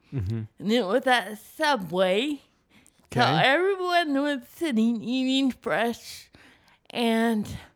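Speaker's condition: Cerebral palsy; cerebral palsy from 28 minutes without breathing at birth, brain oxygen loss, involuntary movements, permanent, thinking unaffected; wiggles a lot, falls at times; cerebral palsy affects speech, voice sounds different, speaking is hard

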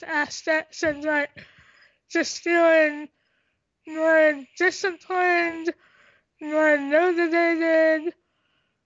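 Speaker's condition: Tracheostomy, cystic hygroma of head and neck; cysts in airway and esophagus

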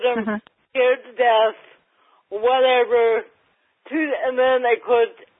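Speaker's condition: Cerebral palsy, mild; mildly affects speech

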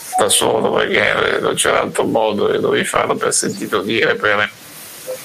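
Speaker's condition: Duchenne muscular dystrophy; genetic Duchenne muscular dystrophy

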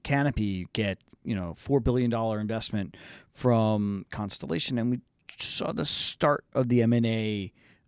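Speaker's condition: No condition

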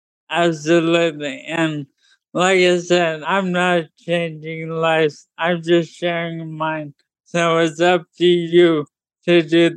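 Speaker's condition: ALS; hard to talk clearly

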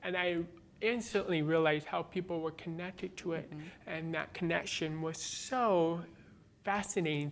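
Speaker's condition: Born deaf, cochlear implant

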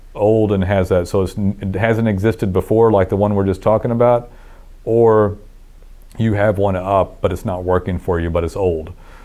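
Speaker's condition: No condition

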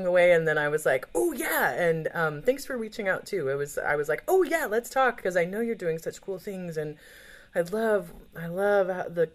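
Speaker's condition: No condition

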